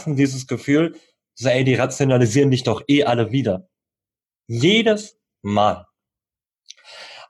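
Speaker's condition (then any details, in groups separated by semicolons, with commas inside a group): Cleft lip and palate, cleft lip, jaw and palate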